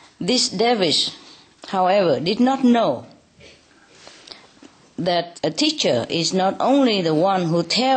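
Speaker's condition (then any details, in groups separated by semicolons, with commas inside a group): No condition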